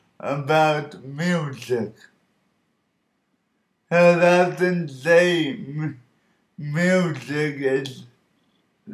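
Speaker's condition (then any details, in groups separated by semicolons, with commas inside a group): Cerebral palsy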